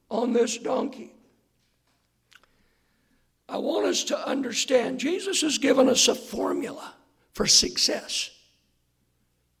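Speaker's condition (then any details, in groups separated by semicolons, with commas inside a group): Hoarseness after vocal cord surgery; sought second opinion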